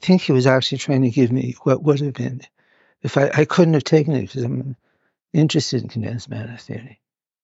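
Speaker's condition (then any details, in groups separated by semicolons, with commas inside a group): Parkinson's; must move about during interview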